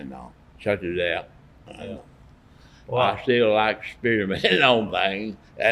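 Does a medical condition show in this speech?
Yes: Parkinson's.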